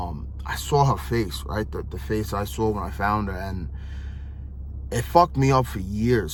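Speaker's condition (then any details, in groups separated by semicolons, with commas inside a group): No condition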